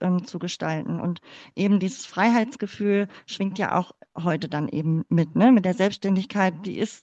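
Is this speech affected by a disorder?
Yes: cleft palate; speaking in front of class or using voice in speech never felt easy.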